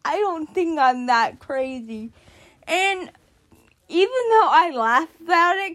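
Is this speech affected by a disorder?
Yes: cerebral palsy; neurological, caused by a stroke in the womb, onset before birth.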